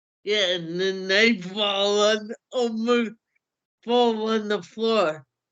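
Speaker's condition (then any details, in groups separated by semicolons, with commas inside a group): Cerebral palsy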